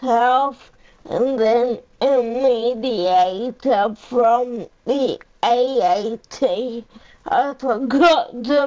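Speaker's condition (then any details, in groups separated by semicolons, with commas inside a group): Cerebral palsy; uses a power chair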